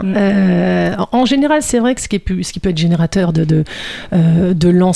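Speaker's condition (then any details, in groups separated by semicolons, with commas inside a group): No condition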